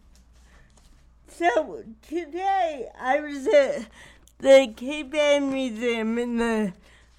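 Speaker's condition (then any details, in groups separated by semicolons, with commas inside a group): Cerebral palsy; not degenerative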